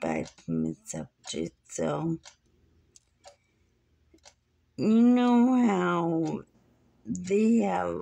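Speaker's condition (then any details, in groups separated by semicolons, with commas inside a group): Muscular dystrophy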